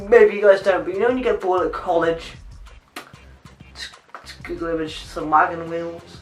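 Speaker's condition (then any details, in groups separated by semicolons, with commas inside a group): No condition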